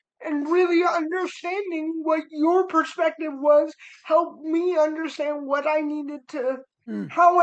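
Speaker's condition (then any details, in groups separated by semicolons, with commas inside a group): Cerebral palsy; spastic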